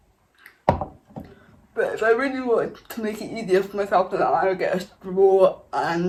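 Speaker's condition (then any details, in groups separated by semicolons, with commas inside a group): Cerebral palsy and dystonia; movement disorder affecting all four limbs and head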